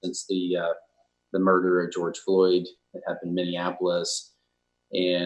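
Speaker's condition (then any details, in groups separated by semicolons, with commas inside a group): No condition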